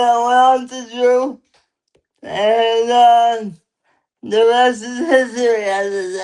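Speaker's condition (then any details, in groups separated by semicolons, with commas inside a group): Cerebral palsy; lifelong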